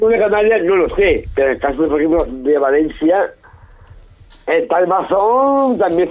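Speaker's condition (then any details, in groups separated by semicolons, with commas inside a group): Down syndrome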